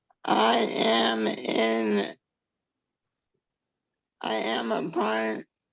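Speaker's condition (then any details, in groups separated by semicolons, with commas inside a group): Traumatic brain injury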